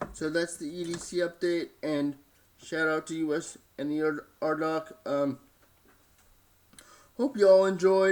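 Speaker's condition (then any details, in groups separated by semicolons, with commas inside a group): Cerebral palsy, spastic diplegia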